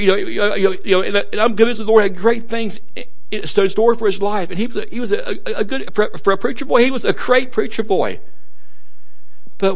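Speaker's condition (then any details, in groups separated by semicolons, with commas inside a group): Stuttering; struggled with it for a while, adults at Gadsdale said stutter barred preaching; preaching a sermon, stutter not yet noticed by listeners; not noticed by audience so far; repeated sounds, repeated words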